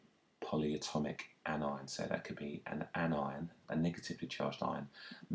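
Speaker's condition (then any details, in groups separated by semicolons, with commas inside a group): No condition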